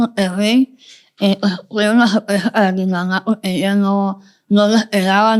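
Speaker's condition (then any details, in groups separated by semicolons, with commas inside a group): Moebius syndrome, congenital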